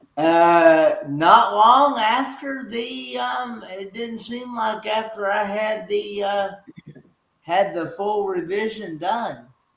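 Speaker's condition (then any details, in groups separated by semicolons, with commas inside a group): Cerebral palsy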